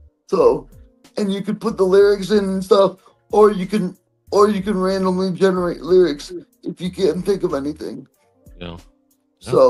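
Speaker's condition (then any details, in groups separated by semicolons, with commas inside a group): Cerebral palsy; present from birth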